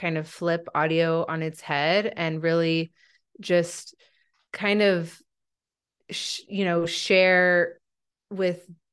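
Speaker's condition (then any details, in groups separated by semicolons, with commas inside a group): Stuttering; stutter since childhood, speech therapy from very young age focused on hiding stutter; very disfluent day, stutters more freely, unlearning avoidance habits; repeats consonants, fluency varies unpredictably day to day, avoids robotic-sounding therapy technique; prolonged sounds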